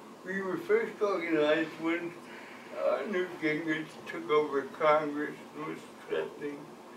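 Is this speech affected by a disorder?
Yes: cerebral palsy; from birth.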